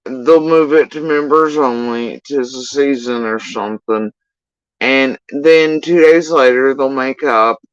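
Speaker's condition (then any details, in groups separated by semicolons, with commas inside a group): Facial paralysis after surgery; tongue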